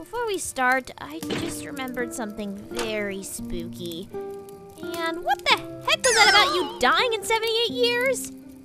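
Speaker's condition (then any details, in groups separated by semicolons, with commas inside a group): No condition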